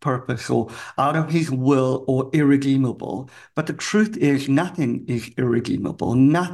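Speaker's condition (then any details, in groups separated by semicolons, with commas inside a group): Cleft palate; congenital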